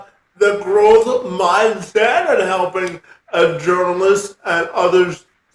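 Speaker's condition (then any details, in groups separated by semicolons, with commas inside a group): Cerebral palsy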